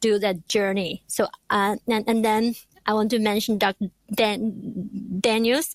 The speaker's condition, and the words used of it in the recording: Stuttering. Definitely by the end of the speech therapy with Dr. Merson, I'm still a person who stutters.